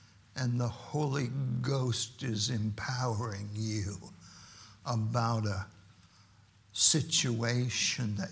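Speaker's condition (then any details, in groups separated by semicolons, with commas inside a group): Stuttering; stuttering during sermon, deliberately slow speech; speaks slowly by necessity, stuttering can stop speech, takes slow breath, slightly changes voice; prolonged sounds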